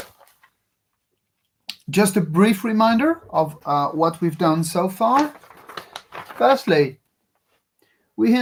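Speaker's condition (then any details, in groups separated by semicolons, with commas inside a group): No condition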